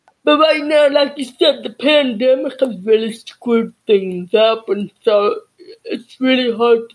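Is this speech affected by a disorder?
Yes: deafness.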